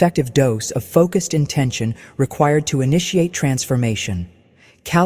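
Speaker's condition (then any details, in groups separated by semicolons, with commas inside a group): No condition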